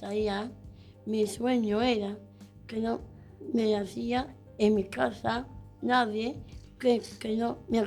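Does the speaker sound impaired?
Yes: Down syndrome; present from birth.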